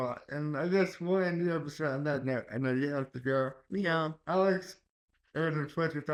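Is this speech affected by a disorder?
Yes: cerebral palsy; caused by stroke at birth.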